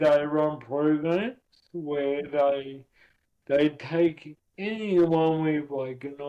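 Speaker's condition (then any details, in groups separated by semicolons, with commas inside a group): Cerebral palsy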